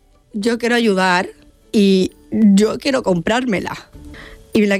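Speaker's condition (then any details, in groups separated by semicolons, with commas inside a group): Down syndrome; congenital, diagnosed before birth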